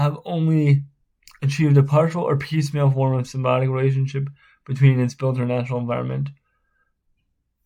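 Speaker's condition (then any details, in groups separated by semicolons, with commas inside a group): Spastic cerebral palsy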